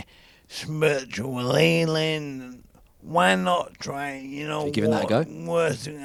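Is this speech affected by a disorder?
Yes: ALS; young onset.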